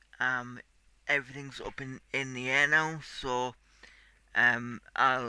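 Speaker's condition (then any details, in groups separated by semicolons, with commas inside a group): Cerebral palsy; tight muscles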